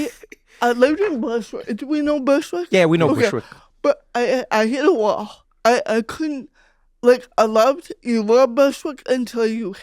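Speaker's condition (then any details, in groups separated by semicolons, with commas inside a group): Cerebral palsy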